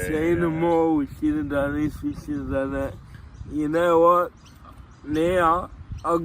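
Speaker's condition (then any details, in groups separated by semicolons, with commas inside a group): Cerebral palsy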